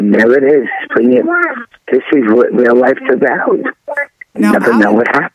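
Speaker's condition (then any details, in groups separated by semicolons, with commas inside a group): Throat cancer surgery; tumor found by throat specialist at Columbia Presbyterian, first thought strep throat, several surgeries; trouble swallowing and breathing before diagnosis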